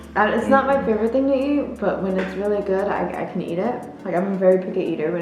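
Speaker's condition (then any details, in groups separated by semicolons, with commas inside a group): No condition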